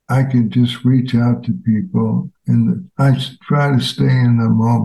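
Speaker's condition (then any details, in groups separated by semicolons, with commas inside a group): ALS; fatal progressive disease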